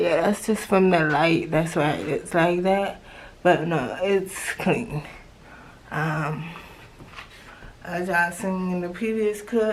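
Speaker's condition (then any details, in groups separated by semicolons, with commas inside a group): Cerebral palsy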